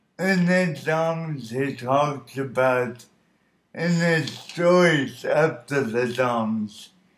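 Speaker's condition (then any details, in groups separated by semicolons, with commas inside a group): Cerebral palsy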